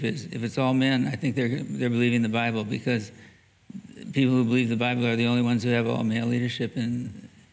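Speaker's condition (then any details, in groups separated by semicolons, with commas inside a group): Parkinson's disease; began with worse handwriting, fine motor trouble, mild left hand tremor, gait change; about 6 years since onset, among 5% least affected per Barrow Neurological Clinic, Phoenix; reduced voice volume, uses classroom microphone, dictates with naturally speaking software, not standard strong dopamine medication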